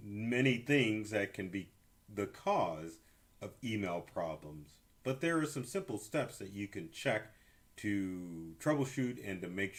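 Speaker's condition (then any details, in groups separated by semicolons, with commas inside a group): No condition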